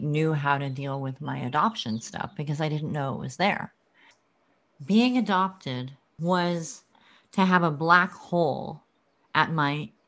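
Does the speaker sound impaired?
Yes: cleft lip and palate.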